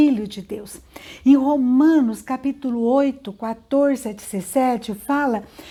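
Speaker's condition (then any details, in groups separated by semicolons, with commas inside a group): No condition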